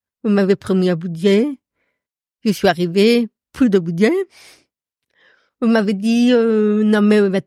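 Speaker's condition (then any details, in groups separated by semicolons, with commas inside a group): Profound congenital deafness; accent from deafness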